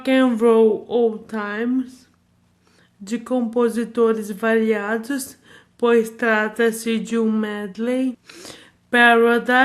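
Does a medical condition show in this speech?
Yes: amyotrophic lateral sclerosis.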